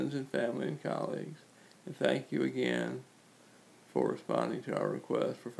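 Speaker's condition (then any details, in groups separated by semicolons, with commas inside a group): Cerebral palsy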